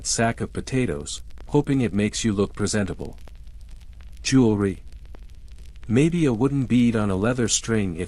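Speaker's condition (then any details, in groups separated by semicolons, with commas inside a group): No condition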